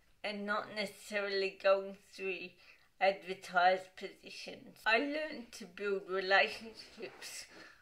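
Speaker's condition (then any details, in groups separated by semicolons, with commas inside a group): Dystonic cerebral palsy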